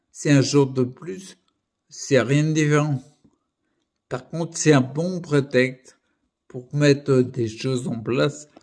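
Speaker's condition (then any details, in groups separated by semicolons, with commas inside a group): Primary progressive multiple sclerosis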